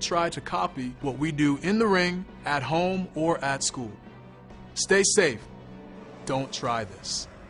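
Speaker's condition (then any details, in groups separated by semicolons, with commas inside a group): No condition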